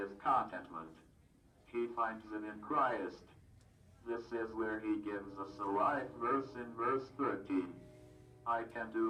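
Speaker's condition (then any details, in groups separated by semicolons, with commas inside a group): Cerebral palsy, athetoid; speech hard to understand, used picture book, communication box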